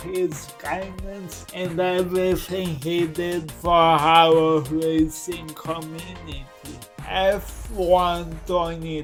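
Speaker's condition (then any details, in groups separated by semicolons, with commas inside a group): Cerebral palsy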